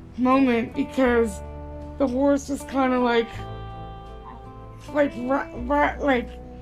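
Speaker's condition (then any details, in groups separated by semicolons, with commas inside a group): Cerebral palsy; diagnosed at 11 months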